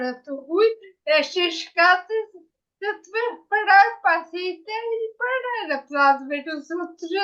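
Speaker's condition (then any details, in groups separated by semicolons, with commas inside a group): Ataxia after brain injury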